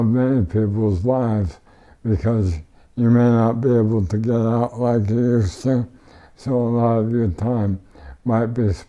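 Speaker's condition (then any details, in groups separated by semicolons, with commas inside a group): ALS; tracheotomy, wheelchair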